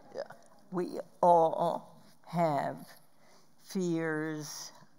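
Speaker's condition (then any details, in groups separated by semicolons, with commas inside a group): Spasmodic dysphonia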